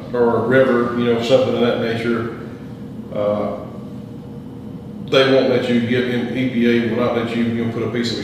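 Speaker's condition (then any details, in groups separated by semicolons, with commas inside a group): No condition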